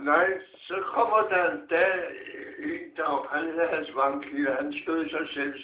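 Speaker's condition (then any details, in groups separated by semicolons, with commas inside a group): Parkinson's disease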